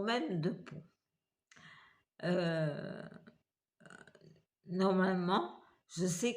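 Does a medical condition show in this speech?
Yes: multiple sclerosis; uses wheelchair.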